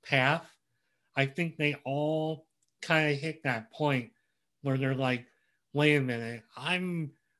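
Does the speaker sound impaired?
Yes: cleft lip and palate; congenital.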